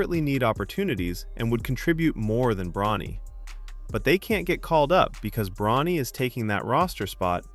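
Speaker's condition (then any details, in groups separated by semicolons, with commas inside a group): No condition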